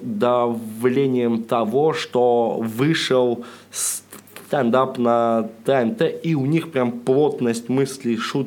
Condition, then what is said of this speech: Stuttering. Ну, у меня очень очень долго открывашкой было, что я хочу предупредить, что я немного заикаюсь, зачем я предупреждаю.